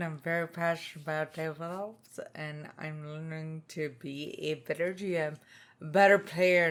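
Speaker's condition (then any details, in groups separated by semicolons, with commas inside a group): Spinocerebellar ataxia type 2, SCA2; tongue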